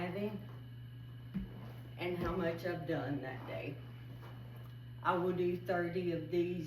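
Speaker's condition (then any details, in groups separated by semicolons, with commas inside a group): ALS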